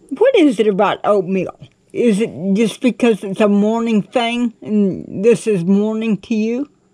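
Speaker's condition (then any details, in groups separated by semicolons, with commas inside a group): Cerebral palsy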